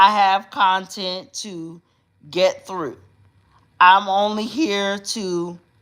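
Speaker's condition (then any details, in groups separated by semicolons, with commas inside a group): Cerebral palsy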